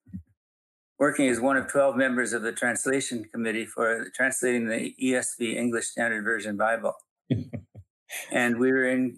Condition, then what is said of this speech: Parkinson's disease. And I'll just keep on teaching and writing and speaking as long as he gives me physical ability to do that.